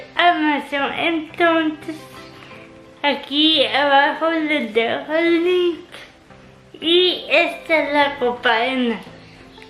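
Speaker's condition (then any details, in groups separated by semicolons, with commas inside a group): Cerebral palsy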